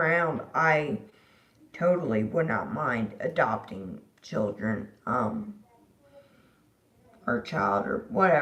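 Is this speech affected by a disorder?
Yes: disability causing slurred speech.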